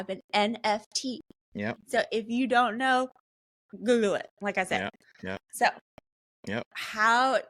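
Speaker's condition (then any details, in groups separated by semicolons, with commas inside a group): No condition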